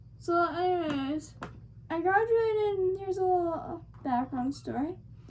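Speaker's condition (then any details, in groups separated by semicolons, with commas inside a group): Cerebral palsy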